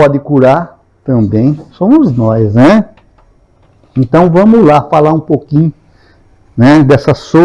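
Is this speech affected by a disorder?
No.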